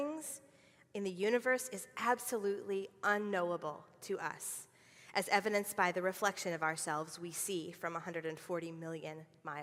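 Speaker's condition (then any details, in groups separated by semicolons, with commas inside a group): No condition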